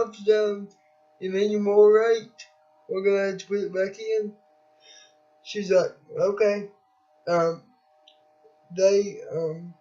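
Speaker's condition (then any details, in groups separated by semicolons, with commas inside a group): Cerebral palsy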